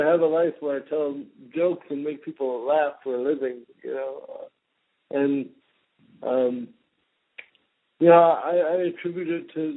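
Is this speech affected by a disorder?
Yes: cerebral palsy; present since birth.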